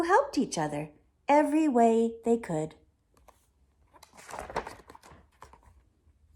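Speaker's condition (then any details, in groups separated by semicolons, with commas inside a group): No condition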